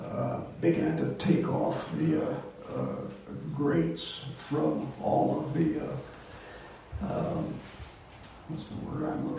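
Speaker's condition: Voice disorder; not contagious

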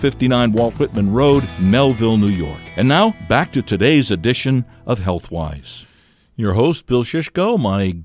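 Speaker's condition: No condition

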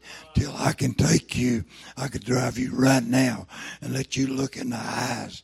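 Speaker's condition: Throat cancer, lost vocal cord

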